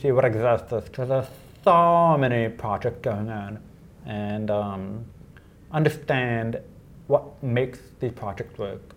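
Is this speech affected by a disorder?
Yes: deafness; unable to make phone calls unaided; uses Roger Voice app captioning phone calls instantly.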